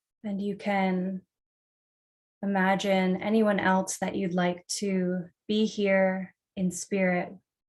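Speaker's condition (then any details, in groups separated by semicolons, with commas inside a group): No condition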